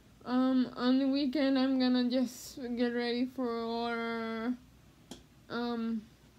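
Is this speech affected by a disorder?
Yes: cerebral palsy.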